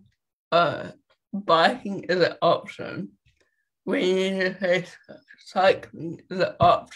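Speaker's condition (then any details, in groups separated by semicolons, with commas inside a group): Cerebral palsy; walks, no wheelchair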